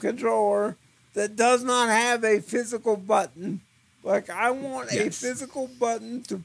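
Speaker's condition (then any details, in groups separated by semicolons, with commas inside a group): Cerebral palsy; eyes wander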